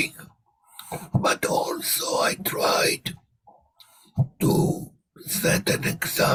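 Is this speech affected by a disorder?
Yes: laryngectomy; tracheoesophageal voice prosthesis.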